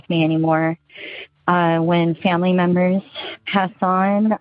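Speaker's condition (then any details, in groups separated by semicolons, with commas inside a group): Bilateral cleft lip and palate; congenital, multiple surgeries from 3 days old until age 16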